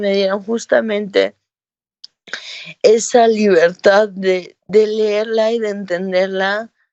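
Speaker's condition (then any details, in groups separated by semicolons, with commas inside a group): Cerebral palsy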